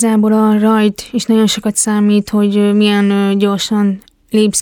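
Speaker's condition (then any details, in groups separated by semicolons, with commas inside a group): Hearing impairment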